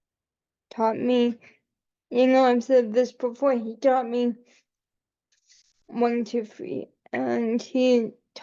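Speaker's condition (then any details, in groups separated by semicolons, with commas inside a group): Cerebral palsy; quadriplegic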